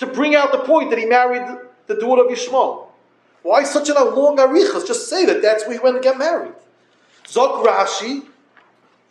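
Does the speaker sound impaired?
No.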